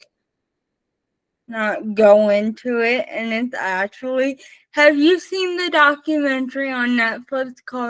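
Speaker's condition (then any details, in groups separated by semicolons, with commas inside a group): Spastic cerebral palsy, mixed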